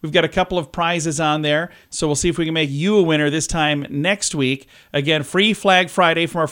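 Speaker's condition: No condition

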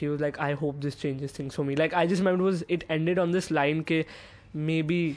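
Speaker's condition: No condition

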